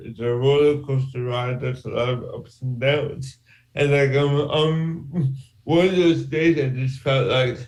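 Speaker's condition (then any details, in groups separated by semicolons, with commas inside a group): Cerebral palsy; from birth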